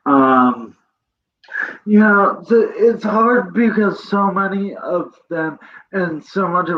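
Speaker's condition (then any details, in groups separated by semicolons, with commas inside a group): Cerebral palsy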